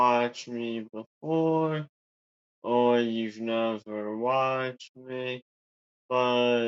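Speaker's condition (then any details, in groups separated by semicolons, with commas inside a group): Tongue cancer surgery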